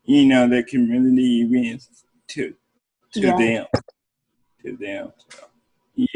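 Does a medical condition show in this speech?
Yes: cerebral palsy; from birth; speech therapy.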